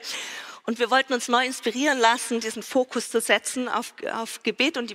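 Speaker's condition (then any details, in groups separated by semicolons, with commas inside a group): No condition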